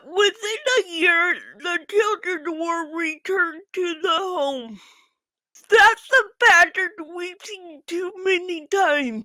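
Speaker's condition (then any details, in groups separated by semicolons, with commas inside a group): Physical speech impairment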